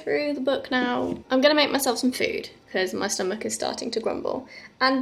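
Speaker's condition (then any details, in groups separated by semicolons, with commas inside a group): No condition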